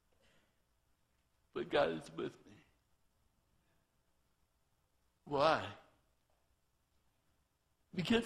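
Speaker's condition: Torsion dystonia; mild fibular cerebral palsy from birth, hand tremor found at age 5, rare torsion dystonia; vocal cords twist with torso, voice cannot be controlled, altered speech

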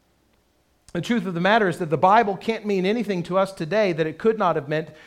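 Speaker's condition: No condition

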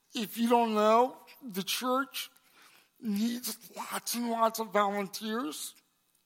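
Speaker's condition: Cerebral palsy; congenital

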